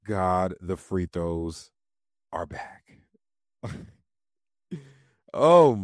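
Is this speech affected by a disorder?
No.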